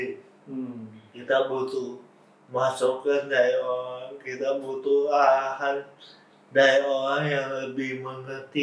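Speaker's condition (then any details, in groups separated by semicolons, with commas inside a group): Cerebral palsy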